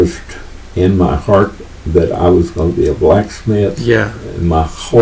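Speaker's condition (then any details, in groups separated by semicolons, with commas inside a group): Parkinson's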